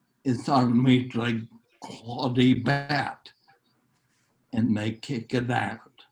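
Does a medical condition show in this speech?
Yes: neurological disease.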